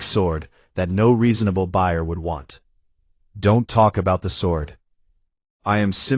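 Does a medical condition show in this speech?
No.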